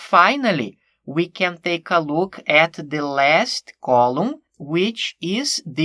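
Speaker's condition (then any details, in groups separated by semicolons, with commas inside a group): No condition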